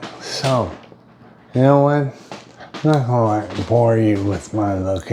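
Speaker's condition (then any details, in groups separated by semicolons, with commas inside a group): Brain injury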